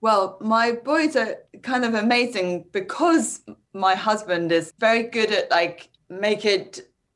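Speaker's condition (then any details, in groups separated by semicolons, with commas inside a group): Speech impairment, word-finding; word-finding difficulty, speech feels fine internally, initially no speech, comprehension intact, long unable to form sentences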